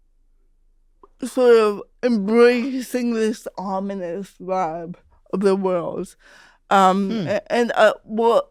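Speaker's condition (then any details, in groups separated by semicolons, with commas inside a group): Cerebral palsy; speech sounds unusual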